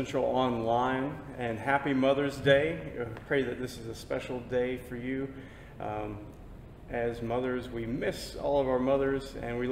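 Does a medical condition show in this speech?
No.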